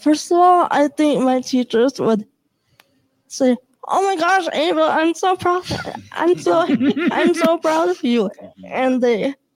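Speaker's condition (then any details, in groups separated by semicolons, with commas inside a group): Cerebral palsy and dystonia; from birth, born 3 months premature, lack of oxygen to cerebellum, with dystonia causing muscle stiffness; high school age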